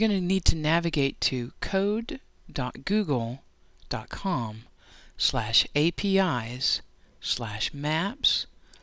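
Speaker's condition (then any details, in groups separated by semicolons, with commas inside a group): No condition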